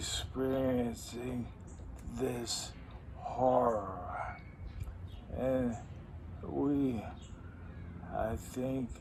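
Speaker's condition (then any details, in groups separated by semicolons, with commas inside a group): ALS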